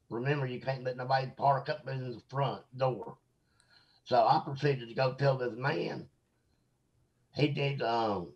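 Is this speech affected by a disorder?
Yes: mosaic Down syndrome; from birth, mosaic type identified about age 18, considered high functioning; age 56.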